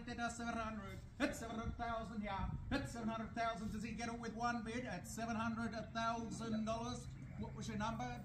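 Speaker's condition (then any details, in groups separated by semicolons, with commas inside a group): No condition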